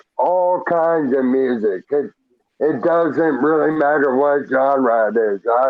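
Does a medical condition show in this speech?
Yes: traumatic brain injury.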